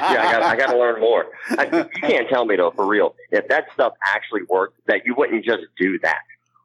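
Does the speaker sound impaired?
Yes: cleft palate; congenital cleft palate, mouth, ear, nose and throat structure differ from most people, cannot blow up balloon.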